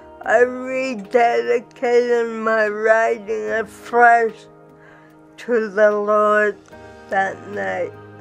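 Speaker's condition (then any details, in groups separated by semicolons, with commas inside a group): Cerebral palsy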